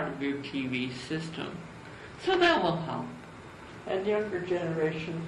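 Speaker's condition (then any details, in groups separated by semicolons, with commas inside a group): Cerebral palsy; from birth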